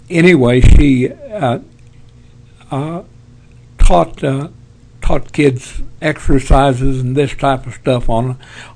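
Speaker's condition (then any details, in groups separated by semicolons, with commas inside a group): Parkinson's; tremors as early symptom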